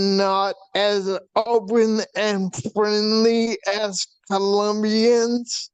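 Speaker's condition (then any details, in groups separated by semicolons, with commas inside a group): Brain shunt failure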